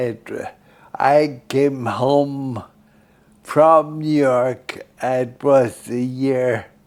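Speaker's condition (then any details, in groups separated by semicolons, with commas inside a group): Friedreich's ataxia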